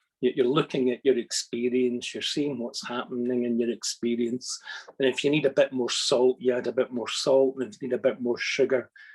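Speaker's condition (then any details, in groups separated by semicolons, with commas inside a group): No condition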